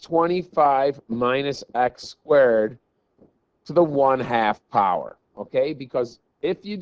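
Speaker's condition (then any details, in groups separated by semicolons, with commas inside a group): No condition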